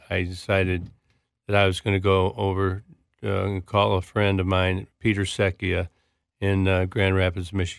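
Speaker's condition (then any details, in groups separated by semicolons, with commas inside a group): Parkinson's disease; left hand clutching about eight years before diagnosis, diagnosed within 2 days via friend Peter Secchia, Grand Rapids; 4 years since diagnosis, tremor and hand clutching with anxiety, big and loud therapy via movement specialist; speech tough, speech therapy with ahs before going on air, big and loud voice training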